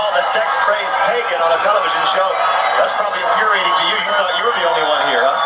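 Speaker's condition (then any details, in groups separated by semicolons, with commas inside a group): No condition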